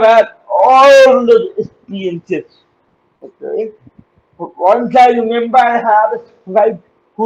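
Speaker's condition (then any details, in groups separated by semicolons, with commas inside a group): Cerebral palsy; uses wheelchair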